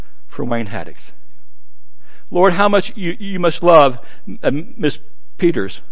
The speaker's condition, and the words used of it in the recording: Stuttering. Lord God, I do pray, if you would, give me clarity of thought, clarity of speech.